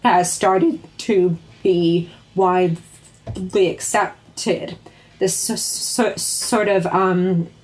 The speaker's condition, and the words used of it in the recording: Stuttering. Something about having a lot of things to say and not being able to say them very easily means that they tend to get channeled into writing.